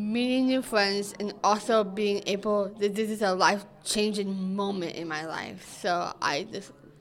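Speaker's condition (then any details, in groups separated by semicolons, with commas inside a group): Down syndrome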